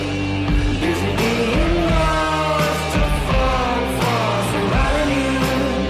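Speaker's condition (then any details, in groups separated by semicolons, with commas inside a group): No condition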